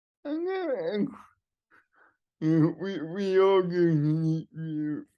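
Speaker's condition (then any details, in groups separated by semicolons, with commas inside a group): Cerebral palsy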